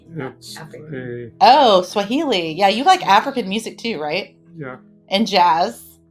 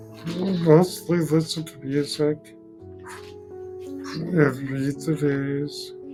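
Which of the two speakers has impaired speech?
The second: Duchenne muscular dystrophy; progressive muscle disorder; only slight hand, foot, shoulder movement; voice recently weakening, tires when talking.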